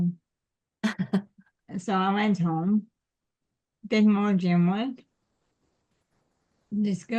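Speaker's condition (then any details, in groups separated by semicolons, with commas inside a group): Cerebral palsy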